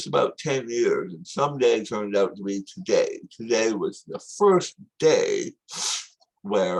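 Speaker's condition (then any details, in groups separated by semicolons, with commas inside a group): Tongue cancer surgery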